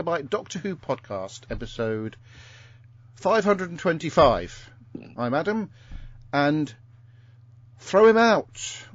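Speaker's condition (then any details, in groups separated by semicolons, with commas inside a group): No condition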